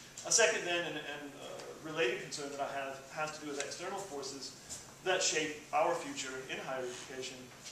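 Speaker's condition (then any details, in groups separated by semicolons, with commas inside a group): No condition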